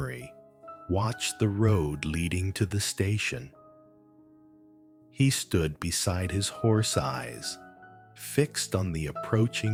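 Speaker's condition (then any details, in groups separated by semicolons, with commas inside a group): No condition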